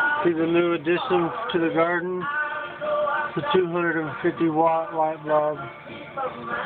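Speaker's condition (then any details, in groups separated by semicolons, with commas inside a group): No condition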